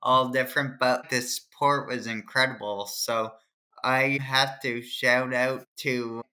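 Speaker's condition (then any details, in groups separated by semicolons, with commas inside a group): Cerebral palsy; from birth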